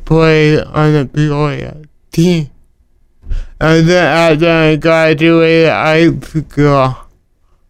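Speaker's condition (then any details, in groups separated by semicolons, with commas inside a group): Cerebral palsy; talking affected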